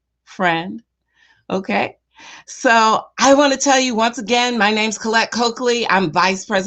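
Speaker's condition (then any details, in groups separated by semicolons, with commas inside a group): No condition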